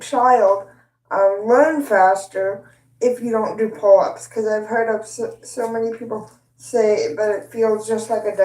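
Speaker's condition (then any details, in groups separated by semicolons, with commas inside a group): Cerebral palsy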